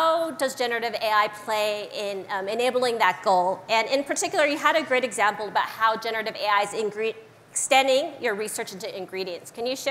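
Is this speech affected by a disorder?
No.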